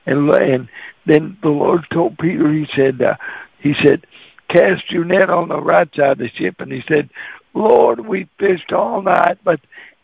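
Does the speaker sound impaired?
Yes: cerebral palsy; walks really funny.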